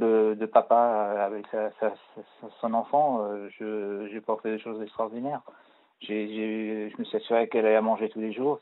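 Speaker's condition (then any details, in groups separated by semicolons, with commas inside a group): Parkinson's disease; Parkinson's disease in third year, pronounced tremors at times, Sifrol stopped as not tolerated; arm and leg tremors, worse with stress, Sinemet four times daily, physiotherapy twice weekly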